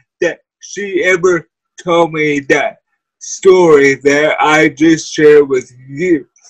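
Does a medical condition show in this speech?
Yes: cerebral palsy.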